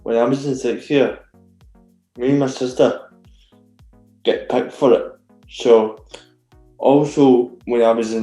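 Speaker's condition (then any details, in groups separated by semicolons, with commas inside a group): Cerebral palsy; very rigid body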